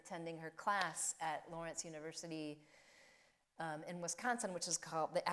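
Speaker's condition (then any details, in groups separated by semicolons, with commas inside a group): No condition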